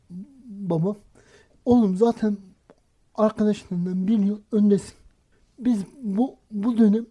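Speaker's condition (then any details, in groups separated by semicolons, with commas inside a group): Cerebral palsy; from birth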